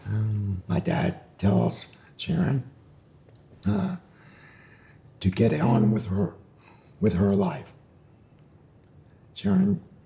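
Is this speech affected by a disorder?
Yes: vocal cord damage; gunshot to head, Austin mini-mart shooting, traumatic brain injury, right side and arm weak, limp; bullet went through speech area, no speech two months, speech and language returned.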